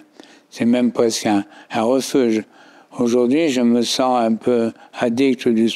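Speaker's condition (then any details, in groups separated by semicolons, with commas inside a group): Parkinson's disease; regular exercise against stiffness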